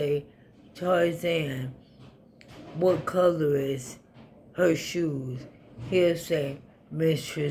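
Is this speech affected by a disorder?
Yes: ALS.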